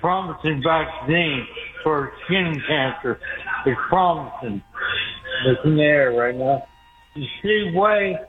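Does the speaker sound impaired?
Yes: speech impediment; deaf in left ear, uses speakerphone because of it; calling on speakerphone from echoey laundry place, delayed show audible behind; hard to understand, worse over speakerphone with echo.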